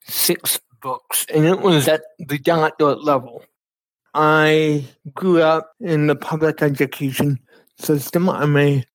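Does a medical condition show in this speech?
Yes: cerebral palsy; cerebral palsy from lack of oxygen at birth, affects fine motor skills and walking; speech affected, uses Dragon NaturallySpeaking voice activated computer software.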